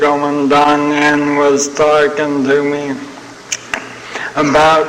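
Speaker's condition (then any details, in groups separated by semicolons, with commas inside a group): ALS (Lou Gehrig's disease); no medication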